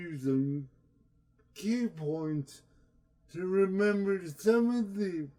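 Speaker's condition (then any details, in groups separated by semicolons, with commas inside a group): Cerebral palsy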